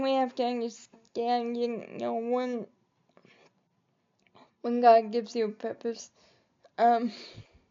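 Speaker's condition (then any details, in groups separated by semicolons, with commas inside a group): Cerebral palsy; able to articulate and speak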